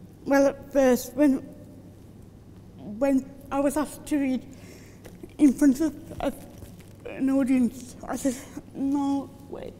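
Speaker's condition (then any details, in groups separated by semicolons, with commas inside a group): Cerebral palsy; from birth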